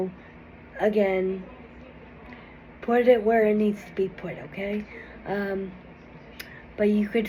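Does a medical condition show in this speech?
Yes: cerebral palsy.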